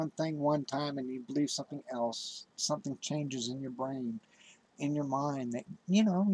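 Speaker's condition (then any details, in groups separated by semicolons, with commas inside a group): No condition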